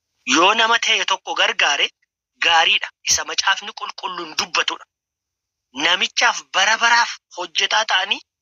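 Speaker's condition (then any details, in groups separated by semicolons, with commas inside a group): No condition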